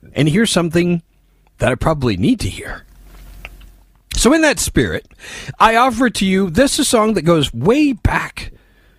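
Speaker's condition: No condition

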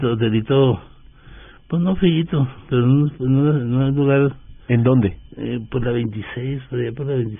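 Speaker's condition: Parkinson's disease; stooped posture at times

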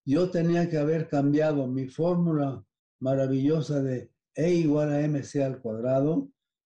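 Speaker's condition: Parkinson's disease; dopamine pills

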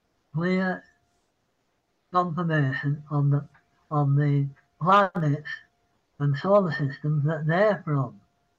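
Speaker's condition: Parkinson's; apologizes mid-sentence

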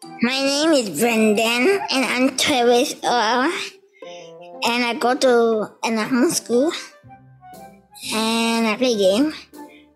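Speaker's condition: Spinal muscular atrophy; genetic, diagnosed at 13 months, absent reflexes, wheelchair user, weak legs, hands and lungs, scoliosis and kyphosis; weak respiratory muscles, breathing neurons dying over 10 years, spine curvature collapsed most lung volume

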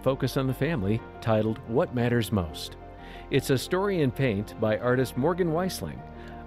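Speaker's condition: No condition

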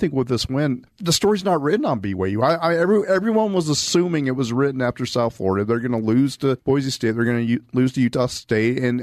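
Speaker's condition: No condition

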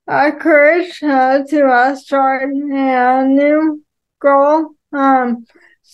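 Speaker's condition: ALS; ALS diagnosed at age 33, quick early progression, cane within four months, later walker

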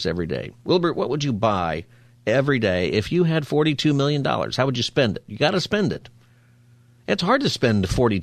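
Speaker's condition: No condition

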